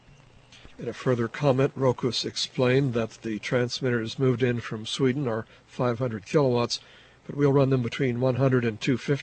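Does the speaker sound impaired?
No.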